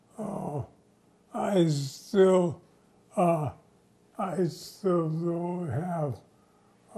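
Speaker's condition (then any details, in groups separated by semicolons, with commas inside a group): ALS; listeners can tell something is not right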